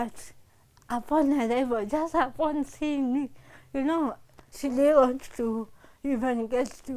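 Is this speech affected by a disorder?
Yes: cerebral palsy; from birth.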